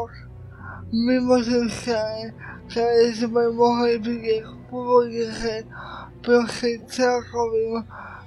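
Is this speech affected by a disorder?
Yes: cerebral palsy.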